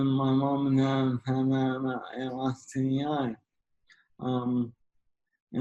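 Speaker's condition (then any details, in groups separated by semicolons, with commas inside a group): ALS; young onset, slow progressor; almost 13 years since diagnosis, uses wheelchair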